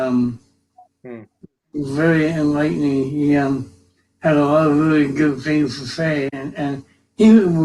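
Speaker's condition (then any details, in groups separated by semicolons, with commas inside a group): Cerebral palsy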